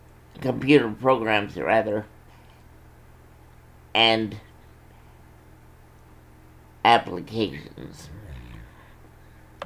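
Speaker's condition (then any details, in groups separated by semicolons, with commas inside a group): Cerebral palsy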